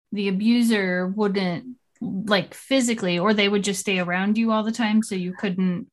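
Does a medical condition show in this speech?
No.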